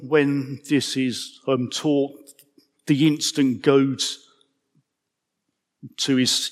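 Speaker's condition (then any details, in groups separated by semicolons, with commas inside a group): Stammer; prolonged sounds, blocks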